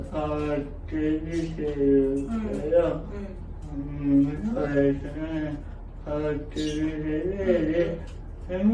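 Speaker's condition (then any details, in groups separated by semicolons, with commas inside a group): Cerebral palsy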